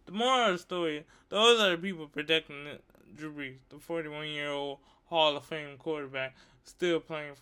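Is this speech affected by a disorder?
Yes: cerebral palsy; fluent, no slur, not slow, sounds loud when passionate.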